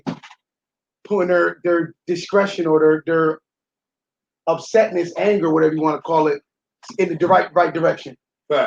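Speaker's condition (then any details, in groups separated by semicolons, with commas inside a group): No condition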